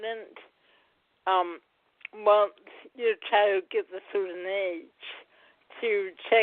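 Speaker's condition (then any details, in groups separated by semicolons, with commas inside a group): Cerebral palsy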